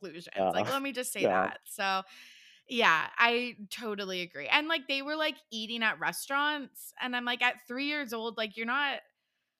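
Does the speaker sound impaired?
No.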